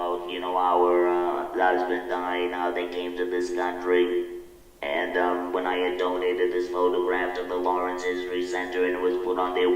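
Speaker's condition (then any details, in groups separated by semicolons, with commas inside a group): Laryngectomy; recent laryngectomy; voice tires easily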